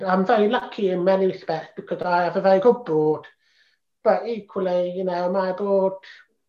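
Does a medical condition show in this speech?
Yes: profound deafness; congenital, diagnosed at 2.5 years, no language before diagnosis, cochlear implant about 9 years ago; hears speech sounds better with implant, combines lip reading and listening, needs video, not phone; learned to speak via speech trainer, mimicking mother's sounds, hours daily, uses sign language socially.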